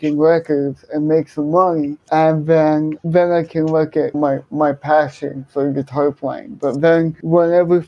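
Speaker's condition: Cerebral palsy, hemiplegia

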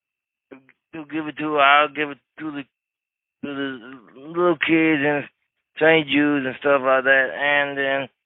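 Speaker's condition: Cerebral palsy; affects legs only

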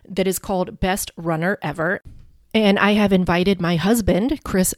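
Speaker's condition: No condition

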